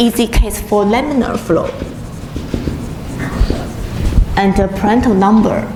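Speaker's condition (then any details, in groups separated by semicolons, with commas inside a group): No condition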